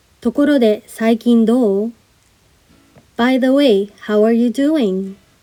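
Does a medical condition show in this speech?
No.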